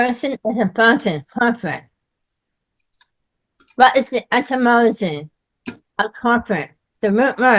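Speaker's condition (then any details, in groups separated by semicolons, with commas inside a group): Myasthenia gravis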